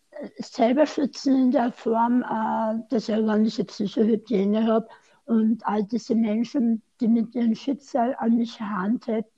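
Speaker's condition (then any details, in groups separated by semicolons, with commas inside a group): Tongue cancer surgery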